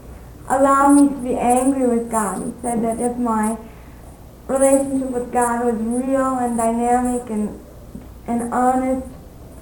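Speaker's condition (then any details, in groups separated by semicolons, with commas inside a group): Cerebral palsy; speaks fluently with few pauses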